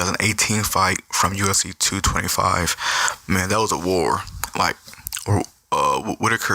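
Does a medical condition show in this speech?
No.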